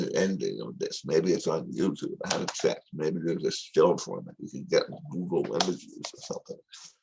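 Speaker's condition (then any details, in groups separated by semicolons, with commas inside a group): Tongue cancer surgery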